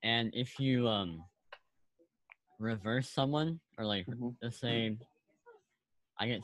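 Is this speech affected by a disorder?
Yes: cleft lip, unilateral.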